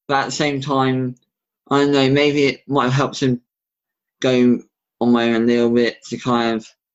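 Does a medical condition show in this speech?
Yes: bilateral cleft lip and palate; relearned speech after each palate surgery, practiced alphabet.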